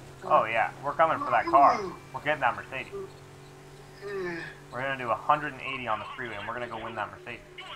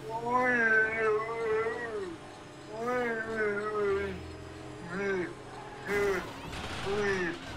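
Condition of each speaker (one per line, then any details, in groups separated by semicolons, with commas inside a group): No condition
Cerebral palsy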